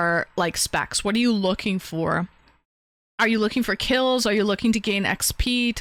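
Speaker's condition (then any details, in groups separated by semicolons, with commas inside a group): No condition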